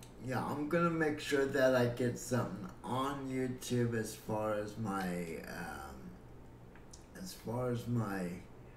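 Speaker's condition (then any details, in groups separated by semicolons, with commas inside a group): Cerebral palsy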